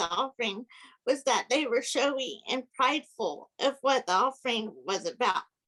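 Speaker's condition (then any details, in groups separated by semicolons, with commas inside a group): Cerebral palsy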